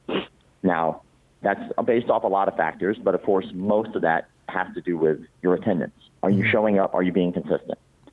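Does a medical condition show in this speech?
Yes: cleft palate; congenital.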